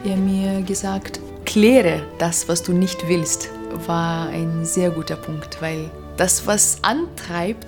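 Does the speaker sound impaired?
No.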